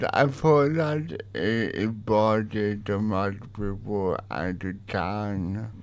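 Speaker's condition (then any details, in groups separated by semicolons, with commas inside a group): Cerebral palsy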